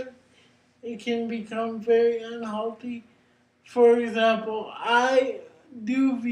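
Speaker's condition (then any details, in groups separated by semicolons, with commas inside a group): Cerebral palsy; brain injury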